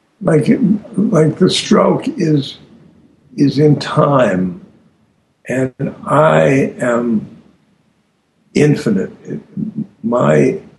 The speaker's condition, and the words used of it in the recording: Aphasia. This aphasia, speech, wow, just these silences.